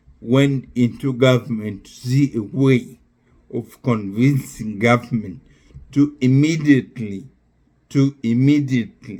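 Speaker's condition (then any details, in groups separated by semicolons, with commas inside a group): Neurological disease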